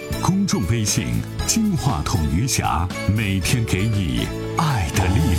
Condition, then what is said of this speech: None; typical speech.